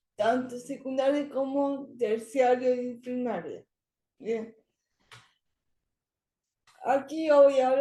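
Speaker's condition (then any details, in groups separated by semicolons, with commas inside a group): Cerebral palsy; speech not very good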